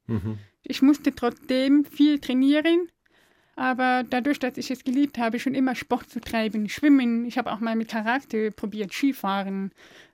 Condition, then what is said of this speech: Deafness. Aber ich habe keinen erlebt, der so gut spricht wie Sie.